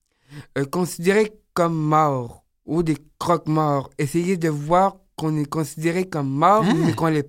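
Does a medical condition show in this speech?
Yes: Down syndrome; age 30.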